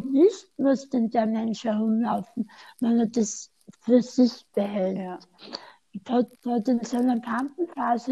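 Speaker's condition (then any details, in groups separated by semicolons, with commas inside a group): Tongue cancer surgery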